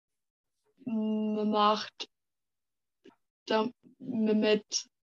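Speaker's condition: Stuttering; stuttering since kindergarten age, many logopedists and speech therapists, stuttering therapy groups with other stutterers; part-word and word repetitions, we wegzulaufen; repeated sounds, prolonged sounds

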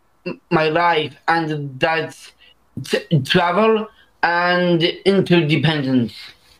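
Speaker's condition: Down syndrome

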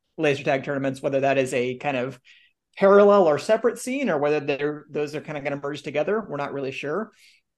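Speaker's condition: No condition

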